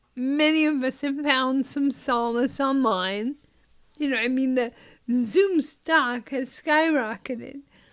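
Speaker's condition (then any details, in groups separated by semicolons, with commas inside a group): Myotonic dystrophy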